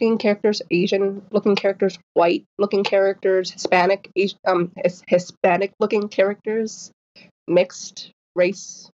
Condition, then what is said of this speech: Stuttering. And we, our mask falls off whenever things happen where it makes the stutter worse, more prevalent.